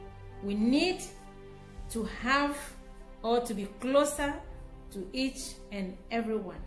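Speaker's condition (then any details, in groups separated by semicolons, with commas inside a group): No condition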